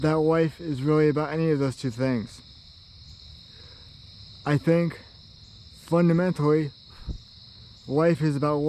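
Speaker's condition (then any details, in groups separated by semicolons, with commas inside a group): Cerebral palsy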